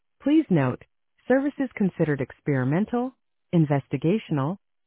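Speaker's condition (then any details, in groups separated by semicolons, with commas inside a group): No condition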